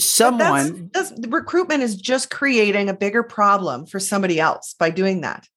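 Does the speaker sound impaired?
No.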